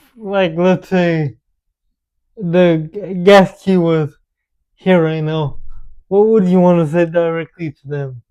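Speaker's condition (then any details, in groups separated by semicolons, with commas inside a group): Cerebral palsy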